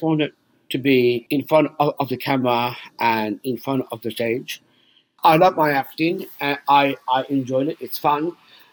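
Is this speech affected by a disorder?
Yes: Down syndrome.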